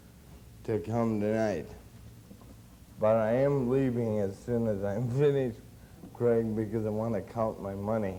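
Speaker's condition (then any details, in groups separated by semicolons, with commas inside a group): Cerebral palsy; since birth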